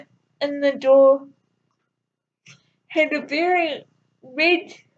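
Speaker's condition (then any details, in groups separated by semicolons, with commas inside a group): Cerebral palsy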